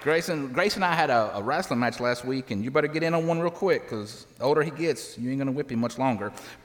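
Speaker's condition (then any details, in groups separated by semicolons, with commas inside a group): No condition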